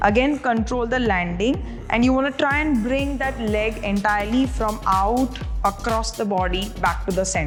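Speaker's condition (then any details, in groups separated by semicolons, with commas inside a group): No condition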